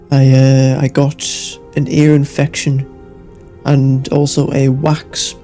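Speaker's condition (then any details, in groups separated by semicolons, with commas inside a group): No condition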